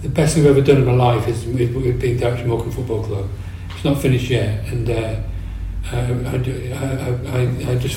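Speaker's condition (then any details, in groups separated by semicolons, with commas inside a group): Parkinson's disease; degenerative neurological condition, brain lacks dopamine, symptoms about three years before diagnosis, no cure; years since diagnosis, on medication, walking affected, medication helps standing, symptoms worse when inactive; quieter, mumbles a lot, new since onset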